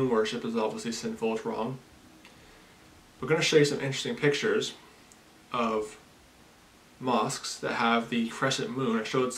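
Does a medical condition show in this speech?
No.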